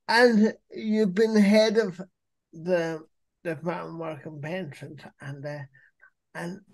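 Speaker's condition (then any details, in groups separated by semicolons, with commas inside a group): Cerebral palsy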